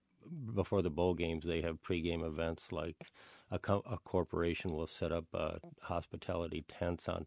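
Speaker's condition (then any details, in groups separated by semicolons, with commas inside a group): No condition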